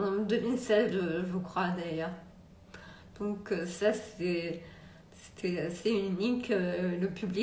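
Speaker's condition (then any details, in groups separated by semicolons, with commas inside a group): Multiple sclerosis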